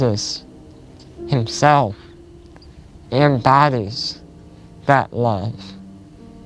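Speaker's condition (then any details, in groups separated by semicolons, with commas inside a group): Spinal muscular atrophy type two; diagnosed at age one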